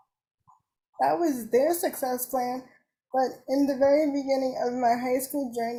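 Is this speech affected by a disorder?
Yes: cerebral palsy; uses wheelchair.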